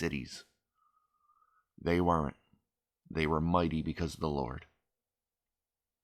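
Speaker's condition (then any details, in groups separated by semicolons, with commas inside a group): No condition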